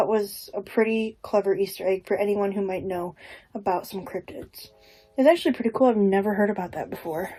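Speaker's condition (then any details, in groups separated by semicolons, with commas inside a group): No condition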